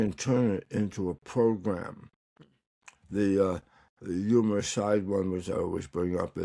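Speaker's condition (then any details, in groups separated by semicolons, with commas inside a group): Tongue cancer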